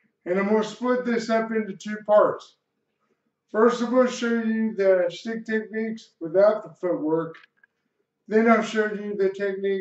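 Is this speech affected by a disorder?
Yes: cerebral palsy; slight speech impediment.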